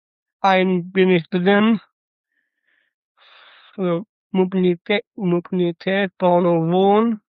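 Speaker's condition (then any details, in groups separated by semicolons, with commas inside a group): Down syndrome (trisomy 21); detected on ultrasound two days before birth, caesarean at St. Vinzenz Krankenhaus Datteln, Frühförderstelle early support; age 26, some limitations mentioned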